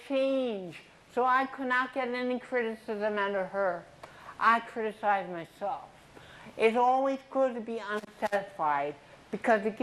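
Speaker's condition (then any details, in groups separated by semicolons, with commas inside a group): Cerebral palsy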